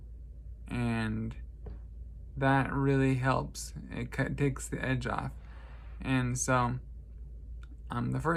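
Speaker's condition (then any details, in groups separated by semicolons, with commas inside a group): Traumatic brain injury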